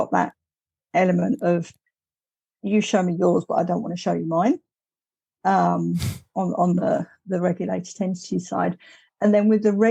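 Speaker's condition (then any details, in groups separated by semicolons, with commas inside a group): No condition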